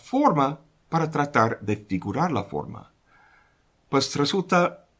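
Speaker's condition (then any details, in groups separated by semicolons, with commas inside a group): No condition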